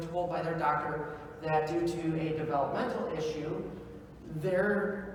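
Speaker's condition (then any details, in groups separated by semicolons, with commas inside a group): No condition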